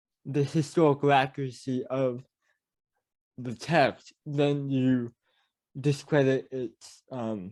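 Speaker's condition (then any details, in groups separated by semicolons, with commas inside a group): Cerebral palsy; mild speech impediment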